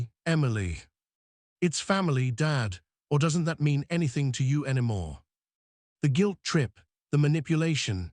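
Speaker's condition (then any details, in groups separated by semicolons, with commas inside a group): No condition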